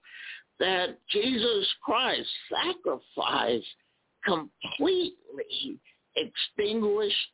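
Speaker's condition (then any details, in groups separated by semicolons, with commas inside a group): Spasmodic dysphonia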